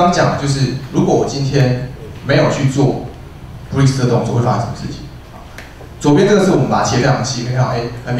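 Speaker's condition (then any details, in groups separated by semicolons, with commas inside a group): No condition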